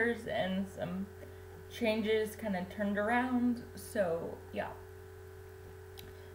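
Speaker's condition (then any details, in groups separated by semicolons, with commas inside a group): Cerebral palsy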